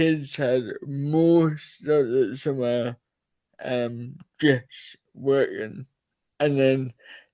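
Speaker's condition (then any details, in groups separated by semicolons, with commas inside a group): Cerebral palsy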